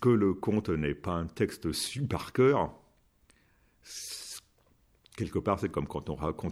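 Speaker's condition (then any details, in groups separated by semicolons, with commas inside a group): Stuttering; at storytelling start needed body tension, striking chest and arms to overcome blocks, still some; stutter audible to listeners during interview; voice can block, gets stuck mid-sentence, eased by storytelling voice with stronger projection; prolonged sounds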